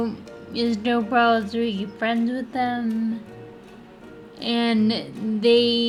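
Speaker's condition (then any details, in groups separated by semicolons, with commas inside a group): Friedreich's ataxia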